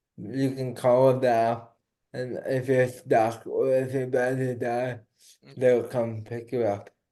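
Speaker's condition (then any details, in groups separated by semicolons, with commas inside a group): Cerebral palsy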